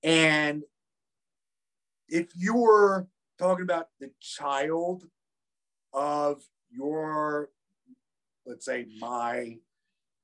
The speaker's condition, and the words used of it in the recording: Aphasia. The aphasia's not leaving it, but we'd like to crush it a little bit.